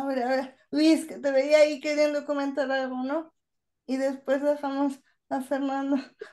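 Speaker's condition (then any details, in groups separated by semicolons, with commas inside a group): Cerebral palsy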